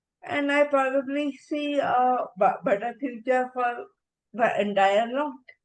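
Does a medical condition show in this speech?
Yes: encephalitis.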